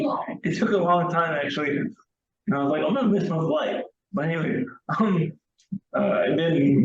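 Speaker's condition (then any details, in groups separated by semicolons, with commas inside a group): Cerebral palsy; wheelchair user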